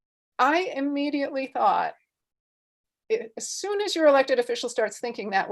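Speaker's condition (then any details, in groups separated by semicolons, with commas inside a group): No condition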